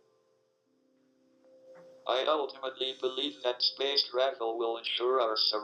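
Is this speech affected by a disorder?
Yes: ALS, through a speech-generating device.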